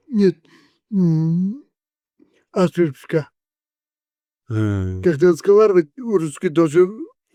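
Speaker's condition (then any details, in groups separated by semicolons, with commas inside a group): Cerebral palsy; 40 years with condition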